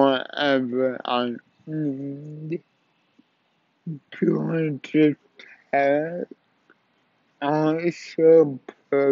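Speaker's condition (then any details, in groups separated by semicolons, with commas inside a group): Cerebral palsy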